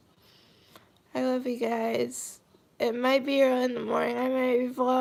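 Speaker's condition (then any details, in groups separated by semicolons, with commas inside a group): Cerebral palsy, mild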